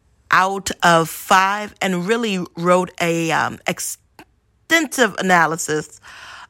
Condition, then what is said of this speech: Stuttering. Just bear with me, and the word will come eventually.